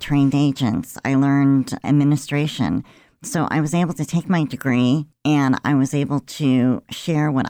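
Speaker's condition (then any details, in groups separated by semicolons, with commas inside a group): Cleft lip and palate; congenital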